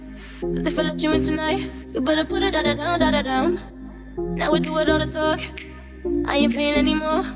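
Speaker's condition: No condition

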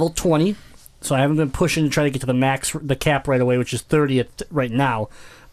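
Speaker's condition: Cleft palate; congenital cleft palate

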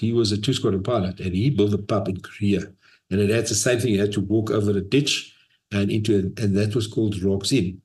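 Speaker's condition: No condition

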